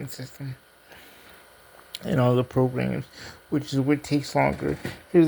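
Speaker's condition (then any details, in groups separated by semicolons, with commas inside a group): Cerebral palsy; diplegia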